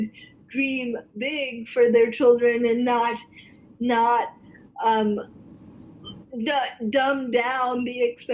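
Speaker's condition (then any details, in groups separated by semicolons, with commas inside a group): Cerebral palsy, spastic quadriplegia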